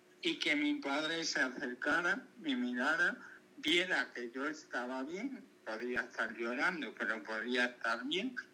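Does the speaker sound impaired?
Yes: cerebral palsy; lifelong physical motor disability.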